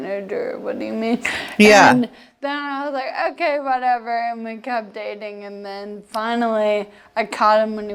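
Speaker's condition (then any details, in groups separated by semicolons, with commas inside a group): Friedreich's ataxia; progressive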